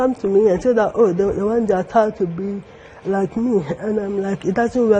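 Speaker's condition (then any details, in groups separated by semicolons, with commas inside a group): Cerebral palsy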